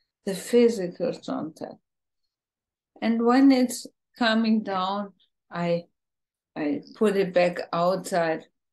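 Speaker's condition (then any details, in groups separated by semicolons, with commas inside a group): ALS, bulbar form, bulbar onset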